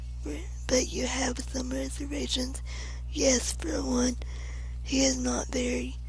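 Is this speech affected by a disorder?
Yes: cerebral palsy.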